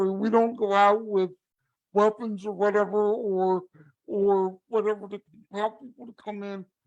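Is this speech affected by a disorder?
Yes: cerebral palsy; from birth, brain damage, mobility impairment.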